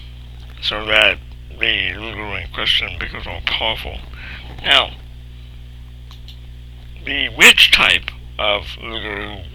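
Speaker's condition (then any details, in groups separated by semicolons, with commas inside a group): Cerebral palsy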